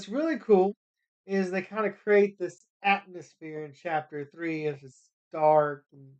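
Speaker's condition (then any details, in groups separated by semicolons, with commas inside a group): No condition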